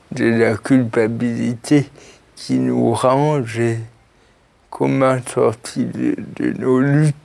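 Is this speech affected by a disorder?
Yes: cerebral palsy; since birth, birth injury.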